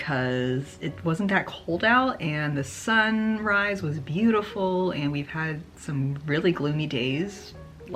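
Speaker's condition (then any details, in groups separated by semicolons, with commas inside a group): No condition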